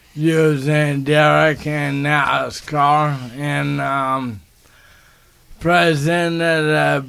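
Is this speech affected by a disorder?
Yes: ALS; motor neuron disease, onset with speech impairment and right hand weakness; speech impairment noticed before diagnosis, prompted doctor visit.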